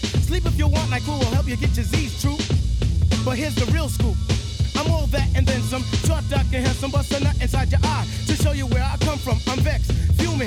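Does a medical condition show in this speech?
No.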